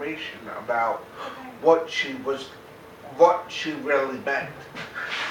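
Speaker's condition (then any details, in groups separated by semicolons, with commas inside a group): Cerebral palsy; very mild form; mainly affects speech, reduced intelligibility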